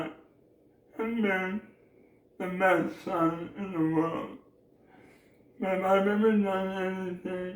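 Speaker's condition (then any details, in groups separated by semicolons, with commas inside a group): Oral cancer; base of tongue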